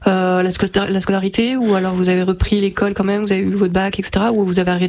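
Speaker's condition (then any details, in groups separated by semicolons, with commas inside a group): No condition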